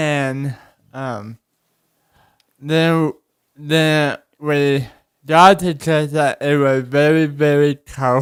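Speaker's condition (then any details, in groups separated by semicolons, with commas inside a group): Cerebral palsy; spine surgery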